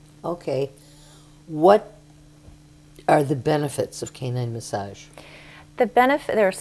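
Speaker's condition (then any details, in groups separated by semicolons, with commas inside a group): No condition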